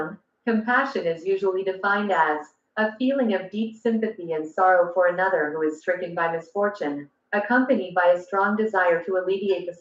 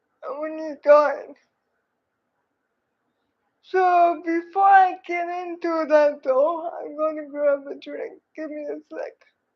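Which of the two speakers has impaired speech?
The second: cerebral palsy.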